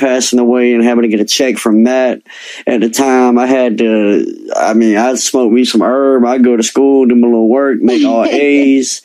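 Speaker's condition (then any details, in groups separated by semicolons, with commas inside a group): Cleft lip and palate; present from birth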